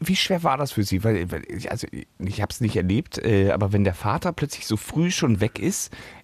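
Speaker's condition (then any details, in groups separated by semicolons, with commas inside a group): No condition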